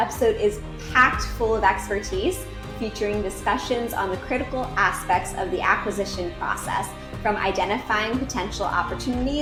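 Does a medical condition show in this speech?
No.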